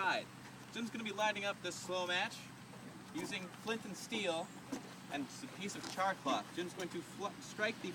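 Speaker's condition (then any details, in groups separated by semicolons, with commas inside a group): No condition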